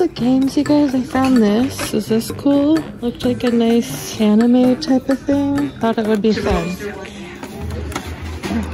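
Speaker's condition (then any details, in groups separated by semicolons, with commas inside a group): No condition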